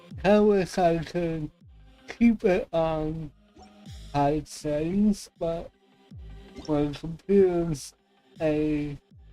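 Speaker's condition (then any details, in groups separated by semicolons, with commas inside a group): Cerebral palsy; affects voice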